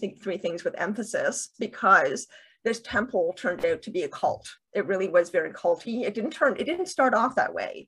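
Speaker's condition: Deafness with cochlear implants, bilateral cochlear implants; two cochlear implants, two major implant surgeries, would be unable to communicate without implants

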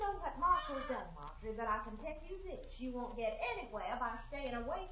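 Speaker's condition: No condition

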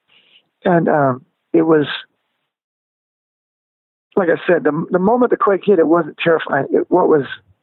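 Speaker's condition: Spasmodic dysphonia; onset at peak of singing career, diagnosed 2 or 3 years after band shut down; voice lost power, grew weaker, lost control, could not hit notes, range shrank high and low

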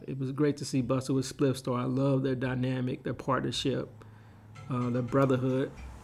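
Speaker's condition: No condition

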